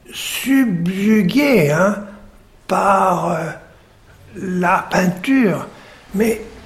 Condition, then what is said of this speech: Aphasia. Mais là, je vois que finalement, vous arrivez à oui, dire oui, ce, oui.